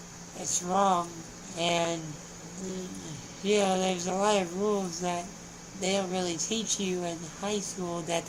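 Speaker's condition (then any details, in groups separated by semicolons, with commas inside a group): Spinal muscular atrophy; tongue constantly vibrating since infancy; tongue vibrates constantly, cannot be stopped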